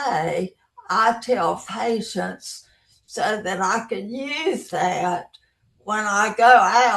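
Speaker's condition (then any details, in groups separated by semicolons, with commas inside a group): Brain injury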